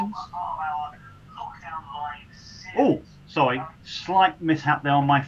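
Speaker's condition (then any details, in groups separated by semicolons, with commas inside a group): No condition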